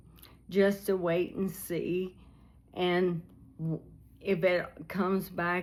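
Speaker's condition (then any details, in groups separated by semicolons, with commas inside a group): ALS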